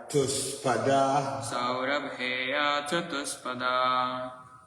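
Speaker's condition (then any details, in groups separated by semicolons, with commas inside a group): No condition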